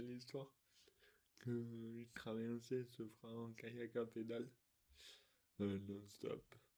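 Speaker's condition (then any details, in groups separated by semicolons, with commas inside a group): Dystonia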